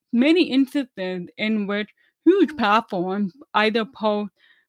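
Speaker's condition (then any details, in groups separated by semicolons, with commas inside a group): Deafness, meningitis-caused; deaf since age 4 from severe meningitis, relearned English and how to speak; about 10 years of speech therapy, often told speaks really well for deaf person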